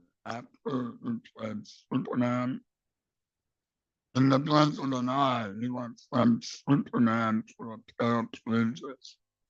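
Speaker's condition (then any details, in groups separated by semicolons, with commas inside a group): Base of tongue cancer; about 32 years since diagnosis, stage three tumor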